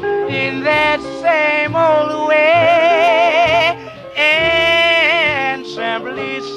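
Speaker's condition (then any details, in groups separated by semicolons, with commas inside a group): No condition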